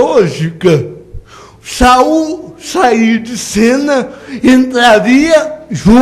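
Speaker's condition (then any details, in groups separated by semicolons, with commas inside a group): Cerebral palsy; no speech as child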